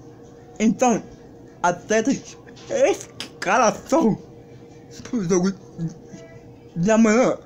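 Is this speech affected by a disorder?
Yes: cerebral palsy.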